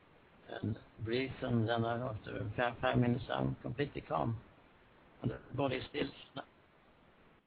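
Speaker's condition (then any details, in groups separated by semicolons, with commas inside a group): Parkinson's disease; Parkinson's 21 years, levodopa, anti-reaction medicine from year 15 halved intake, Lars-Erik Unestål mental training; about 1,100 mg daily, self-adjusted, down ~10% over 6 years, tremor early in interview, breathing calms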